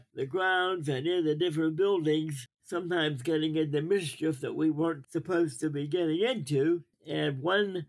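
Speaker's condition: Cerebral palsy; learned walking with braces

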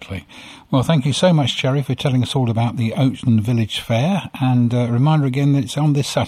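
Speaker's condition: No condition

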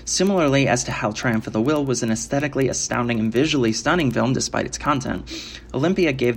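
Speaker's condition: No condition

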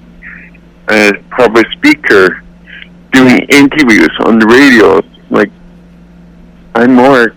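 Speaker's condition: Cerebral palsy; accepts own voice

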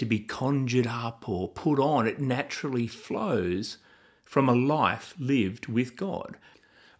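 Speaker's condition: No condition

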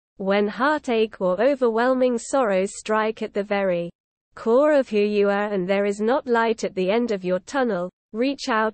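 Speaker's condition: No condition

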